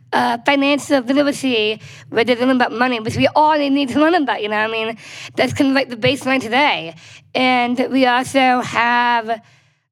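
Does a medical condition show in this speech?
Yes: Down syndrome.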